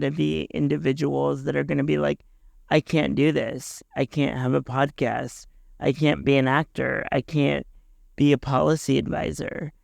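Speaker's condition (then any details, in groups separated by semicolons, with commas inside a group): Cerebral palsy; altered speaking timing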